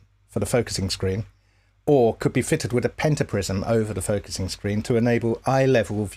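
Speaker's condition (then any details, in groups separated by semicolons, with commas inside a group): No condition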